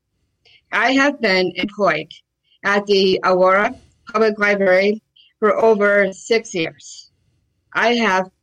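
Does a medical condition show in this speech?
Yes: Down syndrome; congenital, early intervention programs and therapies in early childhood; 29 years old.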